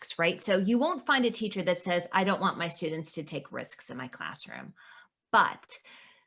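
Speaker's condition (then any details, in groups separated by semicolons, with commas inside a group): No condition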